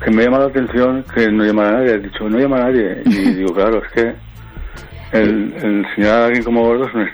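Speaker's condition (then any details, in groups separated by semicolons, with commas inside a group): Parkinson's; on Parkinson's medication; takes Parkinson's medication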